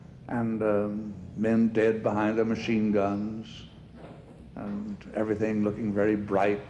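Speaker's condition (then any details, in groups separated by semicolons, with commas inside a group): No condition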